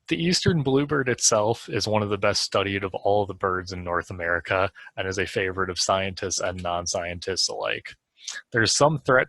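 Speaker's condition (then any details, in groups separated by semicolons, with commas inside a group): No condition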